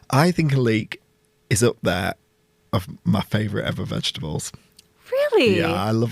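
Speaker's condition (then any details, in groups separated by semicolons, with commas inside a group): No condition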